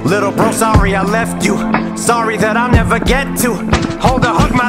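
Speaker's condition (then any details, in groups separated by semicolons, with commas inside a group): No condition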